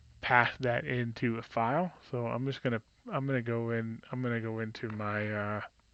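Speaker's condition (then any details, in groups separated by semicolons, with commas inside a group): No condition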